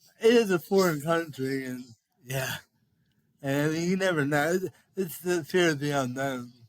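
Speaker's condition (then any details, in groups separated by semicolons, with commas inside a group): Cerebral palsy; all four limbs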